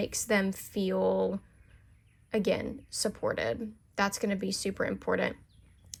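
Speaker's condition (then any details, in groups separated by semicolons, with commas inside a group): No condition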